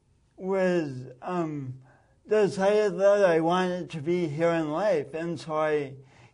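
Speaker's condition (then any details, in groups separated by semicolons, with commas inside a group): Speech impediment from birth oxygen loss; oxygen loss at birth from kinked umbilical cord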